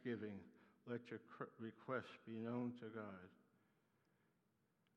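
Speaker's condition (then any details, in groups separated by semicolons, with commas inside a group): Parkinson's disease; Parkinson's with acute demyelinating neuropathy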